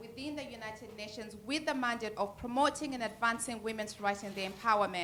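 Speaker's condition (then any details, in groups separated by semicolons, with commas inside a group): No condition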